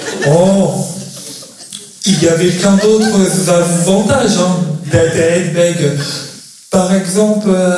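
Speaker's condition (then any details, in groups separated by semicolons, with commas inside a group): Stuttering; stuttering since childhood, misdiagnosed Gilles de la Tourette by psychiatrist at four, blocked on alors; hard to say words like diagnostiqué, restarts phrases; repeated sounds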